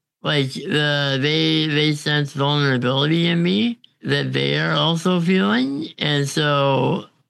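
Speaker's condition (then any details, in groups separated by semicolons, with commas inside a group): Congenital muscular dystrophy; on a ventilator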